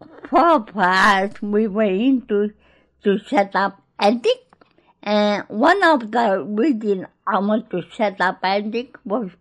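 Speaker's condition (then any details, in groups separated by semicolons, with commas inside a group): Cerebral palsy; cerebral palsy since birth, born in Greece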